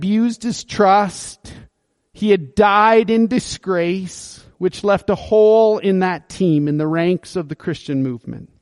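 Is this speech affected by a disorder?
No.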